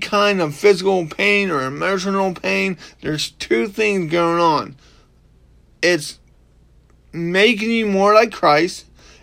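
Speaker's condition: Cerebral palsy; ongoing, not healed

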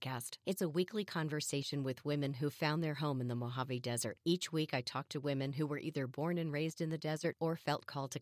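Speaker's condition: No condition

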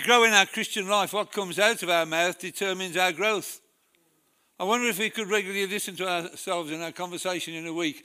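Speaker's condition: Parkinson's disease; shaking

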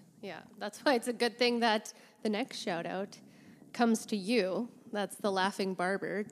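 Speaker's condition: No condition

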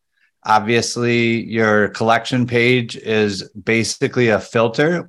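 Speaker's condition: No condition

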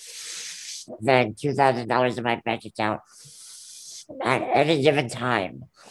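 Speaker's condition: Ullrich congenital muscular dystrophy

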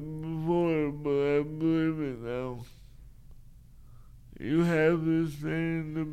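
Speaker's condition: Cerebral palsy; wheelchair user 99.9% of the time, limited use of arms

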